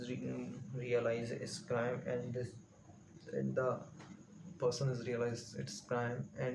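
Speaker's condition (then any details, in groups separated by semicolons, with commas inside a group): No condition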